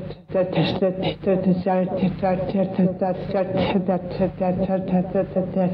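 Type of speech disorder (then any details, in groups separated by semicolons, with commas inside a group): Ataxic dysarthria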